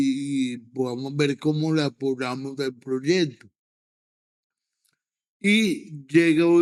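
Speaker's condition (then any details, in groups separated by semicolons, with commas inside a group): Cerebral palsy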